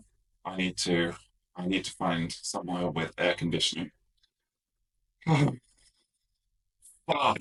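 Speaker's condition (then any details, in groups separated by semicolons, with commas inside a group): No condition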